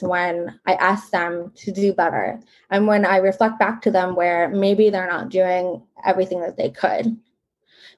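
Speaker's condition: Hearing loss; sometimes lisp, others comment on way of speaking, asks for captions, repetition, louder speech

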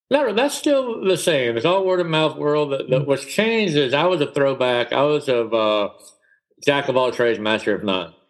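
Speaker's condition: Cleft palate; speech impediment in childhood

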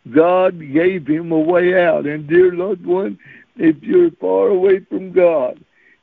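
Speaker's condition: Cerebral palsy; since birth

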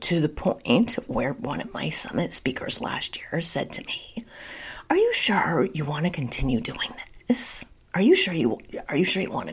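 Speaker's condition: Spasmodic dysphonia; diagnosed seven months ago; holistic treatment with Dr. Chang and Dr. Lin, new diet, not using Botox

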